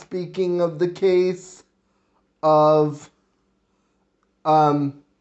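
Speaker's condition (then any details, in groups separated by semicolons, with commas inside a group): Cerebral palsy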